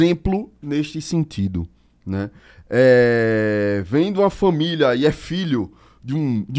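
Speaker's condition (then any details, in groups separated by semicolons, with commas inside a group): No condition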